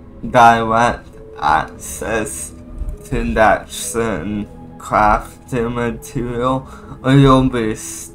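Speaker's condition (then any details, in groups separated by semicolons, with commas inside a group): Cerebral palsy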